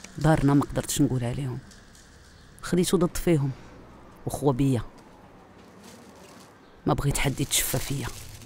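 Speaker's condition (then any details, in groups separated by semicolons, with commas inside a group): No condition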